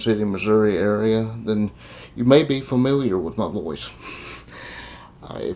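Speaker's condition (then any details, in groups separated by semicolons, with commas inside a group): Cerebral palsy; confined to a wheelchair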